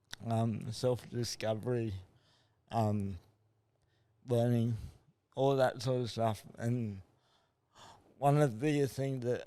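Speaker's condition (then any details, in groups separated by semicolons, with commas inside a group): Cerebral palsy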